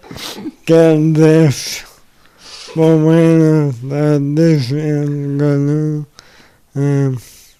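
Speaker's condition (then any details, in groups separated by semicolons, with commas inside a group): Amyotrophic lateral sclerosis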